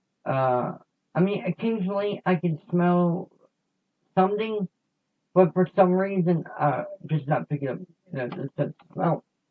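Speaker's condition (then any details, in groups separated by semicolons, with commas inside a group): Cerebral palsy; voice sound affected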